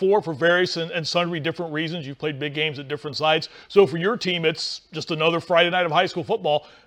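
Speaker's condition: No condition

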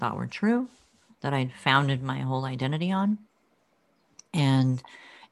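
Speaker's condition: Cleft lip and palate

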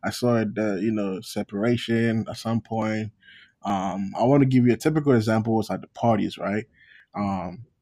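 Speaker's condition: No condition

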